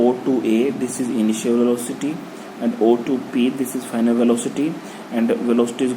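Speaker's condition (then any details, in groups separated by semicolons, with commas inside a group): No condition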